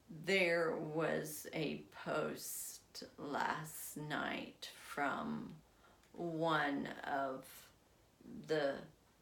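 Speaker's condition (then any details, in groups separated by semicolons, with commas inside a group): Essential tremor; affects legs as well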